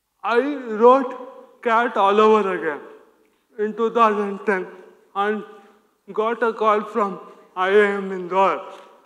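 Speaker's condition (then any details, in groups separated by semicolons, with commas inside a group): Cerebral palsy; hinders speech, sounds childlike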